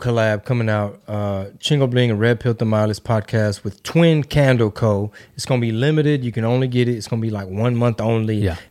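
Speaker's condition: No condition

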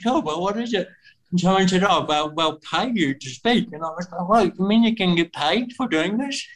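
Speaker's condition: Cerebral palsy; flexibility and stretching help

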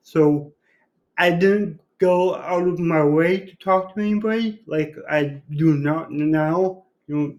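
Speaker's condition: Cerebral palsy; diagnosed near age one

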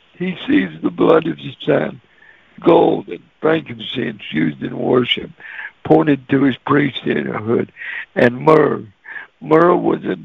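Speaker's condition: Cerebral palsy; can't talk plain when nervous

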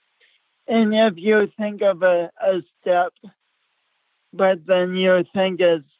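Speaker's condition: Speech impediment; since childhood

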